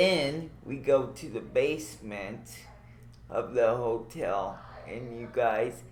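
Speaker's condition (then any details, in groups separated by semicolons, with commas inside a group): Cerebral palsy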